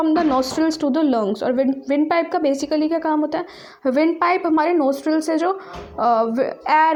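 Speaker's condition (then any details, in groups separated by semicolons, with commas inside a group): No condition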